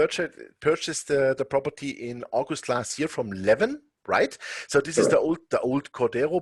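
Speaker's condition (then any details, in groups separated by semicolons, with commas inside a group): No condition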